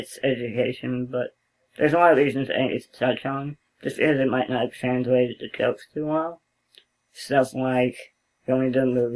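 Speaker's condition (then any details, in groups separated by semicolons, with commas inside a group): Spinal muscular atrophy; scoliosis, wheelchair user; progressive, needs wheelchair-accessible van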